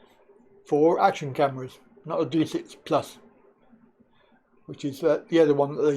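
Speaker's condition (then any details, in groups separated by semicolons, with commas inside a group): Cerebral palsy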